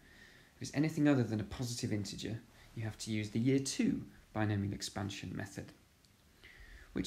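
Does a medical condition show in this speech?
No.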